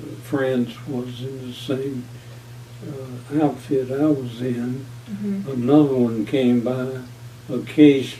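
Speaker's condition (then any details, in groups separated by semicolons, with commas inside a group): Parkinson's disease; about two years since onset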